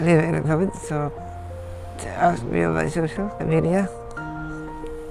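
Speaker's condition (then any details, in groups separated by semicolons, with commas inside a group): Duchenne muscular dystrophy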